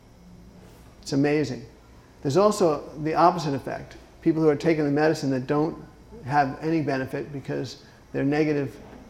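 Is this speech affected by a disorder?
Yes: Parkinson's disease; says some words are hard or tough to say.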